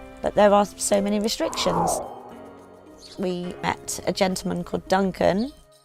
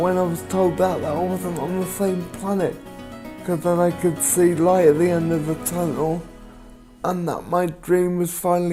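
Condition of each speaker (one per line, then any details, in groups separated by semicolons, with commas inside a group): No condition
Cerebral palsy; present since infancy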